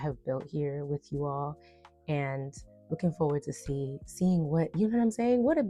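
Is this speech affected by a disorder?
No.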